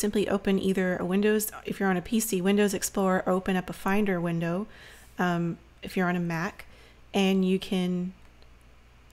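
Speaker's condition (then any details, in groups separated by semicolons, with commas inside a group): No condition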